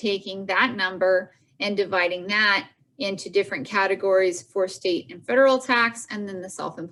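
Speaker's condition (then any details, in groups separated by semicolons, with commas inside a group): No condition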